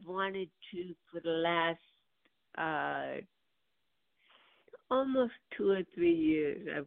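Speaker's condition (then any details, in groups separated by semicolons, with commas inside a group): Cerebral palsy; birth onset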